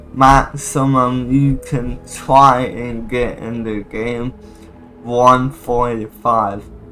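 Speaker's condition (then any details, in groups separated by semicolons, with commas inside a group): Cerebral palsy; abnormal muscle tone, right side, schizencephaly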